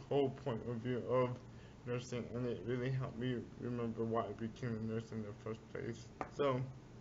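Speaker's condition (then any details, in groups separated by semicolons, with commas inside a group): Cerebral palsy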